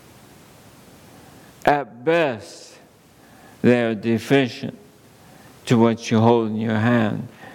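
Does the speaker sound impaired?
Yes: ALS; under neurologist care.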